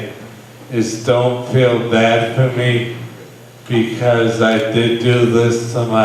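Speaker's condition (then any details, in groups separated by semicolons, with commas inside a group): Brain injury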